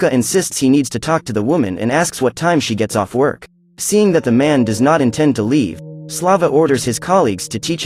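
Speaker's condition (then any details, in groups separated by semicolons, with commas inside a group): No condition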